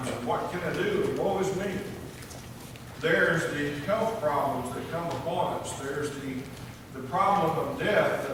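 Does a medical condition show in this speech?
No.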